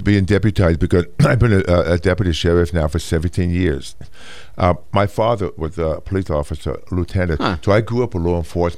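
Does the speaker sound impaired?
Yes: hearing loss; congenital hearing loss, about 80%, two hearing aids whole life; cochlear implant about a year ago, improved clarity and hearing own speech; severe speech impediment from childhood, Mr. Universe interview in Geneva unusable, worked changing speaking and voice.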